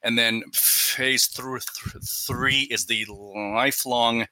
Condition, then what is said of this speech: Stuttering. One of the calls that he had too, where he said it's weird because if you sing, the stutter goes away.